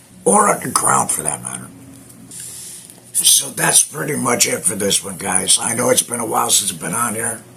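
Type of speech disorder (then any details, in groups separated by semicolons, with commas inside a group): Speech with a voice prosthesis; total laryngectomy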